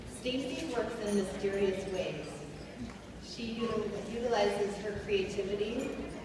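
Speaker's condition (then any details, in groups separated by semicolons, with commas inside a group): No condition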